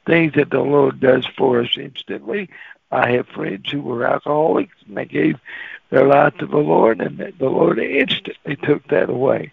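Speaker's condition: Cerebral palsy; cerebral palsy voice

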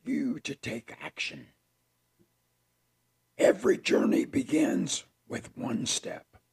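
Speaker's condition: Partial laryngectomy; speech still self-described as unusual

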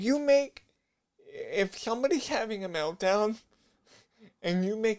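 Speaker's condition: Cerebral palsy; brain disorder, brain injury

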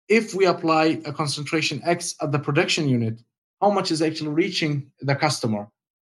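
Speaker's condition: No condition

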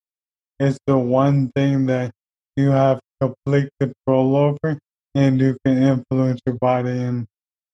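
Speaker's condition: ALS; progressive neurodegenerative

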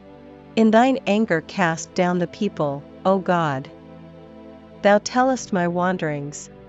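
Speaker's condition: No condition

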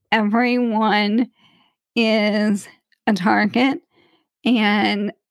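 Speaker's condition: ALS; 16 years since diagnosis

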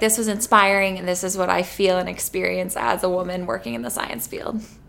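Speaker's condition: No condition

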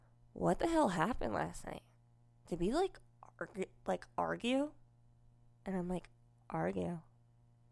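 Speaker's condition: Cleft lip and palate, unilateral

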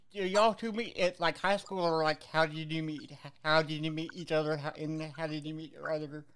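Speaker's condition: Cerebral palsy; age 41, knees hurting now, got medication from doctor

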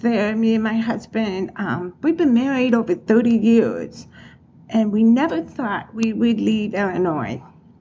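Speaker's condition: Profound deafness, acquired, profound

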